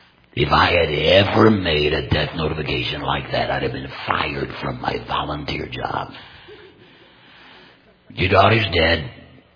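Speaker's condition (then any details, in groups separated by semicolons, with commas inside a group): Total laryngectomy, complete laryngectomy, voice prosthesis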